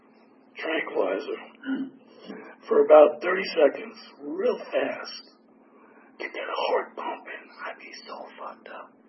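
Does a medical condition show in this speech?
Yes: tracheotomy; tracheotomy still in place.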